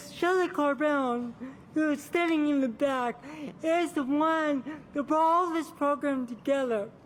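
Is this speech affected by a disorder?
Yes: cerebral palsy; from birth.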